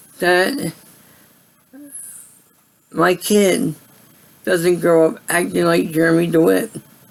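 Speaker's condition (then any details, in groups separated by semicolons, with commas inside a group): Cerebral palsy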